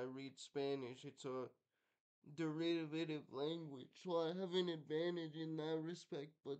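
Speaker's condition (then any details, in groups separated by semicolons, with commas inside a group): Cerebral palsy, mixed, mild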